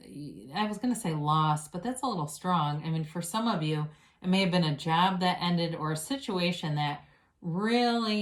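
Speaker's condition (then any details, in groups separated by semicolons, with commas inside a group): No condition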